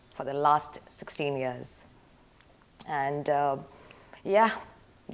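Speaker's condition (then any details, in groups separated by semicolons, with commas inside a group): No condition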